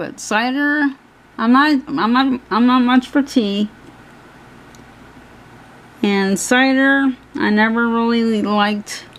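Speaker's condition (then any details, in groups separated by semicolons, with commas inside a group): Cerebral palsy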